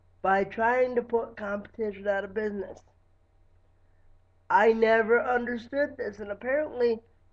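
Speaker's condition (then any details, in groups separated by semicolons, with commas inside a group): Cerebral palsy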